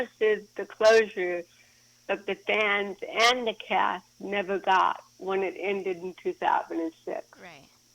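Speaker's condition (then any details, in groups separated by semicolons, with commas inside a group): Cerebral palsy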